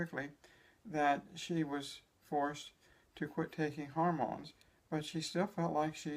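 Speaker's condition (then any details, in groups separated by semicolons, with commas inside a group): No condition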